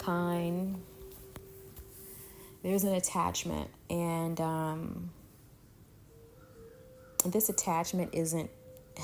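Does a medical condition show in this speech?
No.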